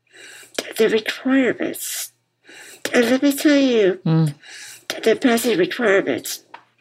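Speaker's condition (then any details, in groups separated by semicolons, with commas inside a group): Muscular dystrophy; congenital muscular dystrophy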